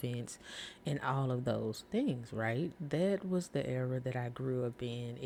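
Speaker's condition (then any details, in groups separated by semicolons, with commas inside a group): No condition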